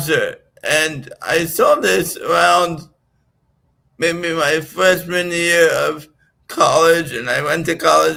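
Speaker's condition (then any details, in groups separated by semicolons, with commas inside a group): Right-sided physical disability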